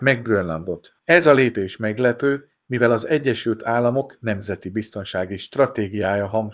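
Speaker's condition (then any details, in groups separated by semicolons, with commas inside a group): No condition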